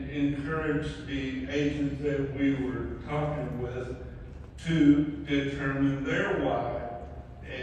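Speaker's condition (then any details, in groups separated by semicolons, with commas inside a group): ALS; mainly right side and both legs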